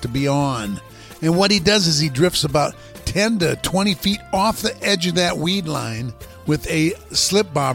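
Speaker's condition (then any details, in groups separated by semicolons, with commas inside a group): No condition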